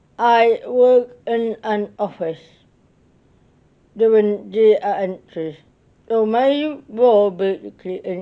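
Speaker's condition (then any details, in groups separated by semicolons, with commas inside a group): Cerebral palsy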